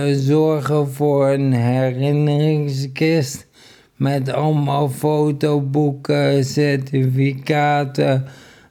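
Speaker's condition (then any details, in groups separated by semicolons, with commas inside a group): ALS; incurable muscle disease, first symptoms cramps; about five years since onset, earlier trials via TriCALS, then self-sought medication for a year; feels speech, swallowing and breathlessness improved on medication, speaks better than eighteen months ago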